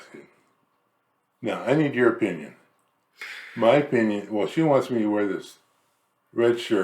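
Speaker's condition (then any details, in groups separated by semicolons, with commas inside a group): ALS; hospice, diaphragm weakening, very weak, morphine, lorazepam, breathing machine; reduced breathing, neck muscles compensating, tires quickly talking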